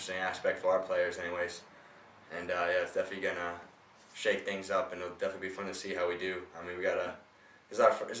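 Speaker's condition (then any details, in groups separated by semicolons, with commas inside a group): No condition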